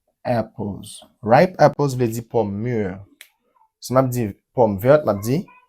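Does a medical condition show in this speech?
No.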